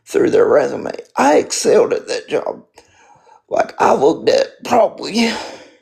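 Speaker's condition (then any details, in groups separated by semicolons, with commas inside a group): Spastic quadriplegic cerebral palsy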